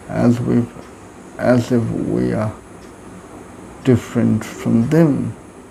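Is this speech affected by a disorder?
Yes: cerebral palsy.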